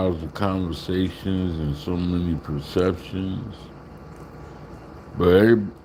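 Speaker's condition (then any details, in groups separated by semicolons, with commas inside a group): Slurred speech; still slurs words occasionally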